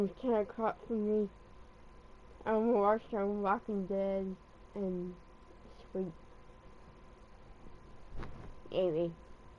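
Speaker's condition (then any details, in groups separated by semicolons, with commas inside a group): Cerebral palsy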